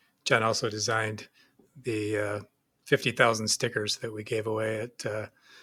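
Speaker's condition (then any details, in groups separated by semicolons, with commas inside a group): No condition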